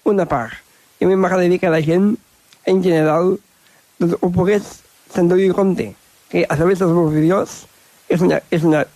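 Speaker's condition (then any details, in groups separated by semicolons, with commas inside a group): Down syndrome; different learning pace; age 30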